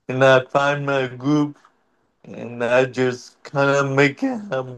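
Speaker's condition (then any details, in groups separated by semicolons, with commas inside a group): Cerebral palsy; could walk a little as a child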